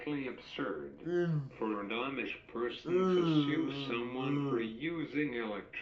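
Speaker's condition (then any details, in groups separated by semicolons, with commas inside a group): Cerebral palsy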